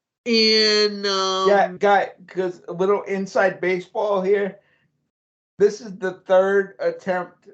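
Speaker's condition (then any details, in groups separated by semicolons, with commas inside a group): Cerebral palsy; voice goes up and down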